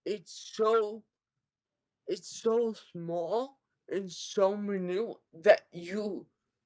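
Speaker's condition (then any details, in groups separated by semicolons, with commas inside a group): Cerebral palsy; present from birth, severe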